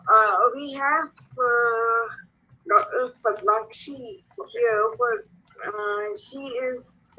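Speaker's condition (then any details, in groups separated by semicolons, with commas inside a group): Cerebral palsy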